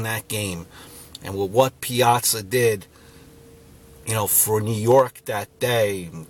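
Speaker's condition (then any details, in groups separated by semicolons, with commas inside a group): No condition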